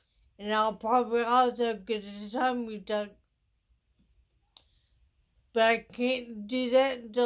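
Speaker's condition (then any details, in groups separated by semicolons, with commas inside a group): Traumatic brain injury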